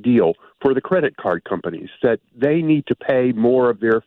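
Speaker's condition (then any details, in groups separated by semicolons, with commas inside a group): No condition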